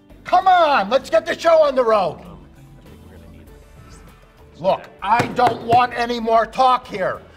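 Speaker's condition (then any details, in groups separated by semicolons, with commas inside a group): No condition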